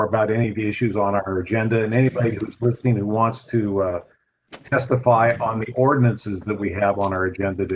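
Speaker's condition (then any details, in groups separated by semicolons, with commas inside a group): No condition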